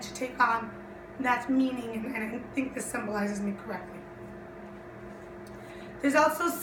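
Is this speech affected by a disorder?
No.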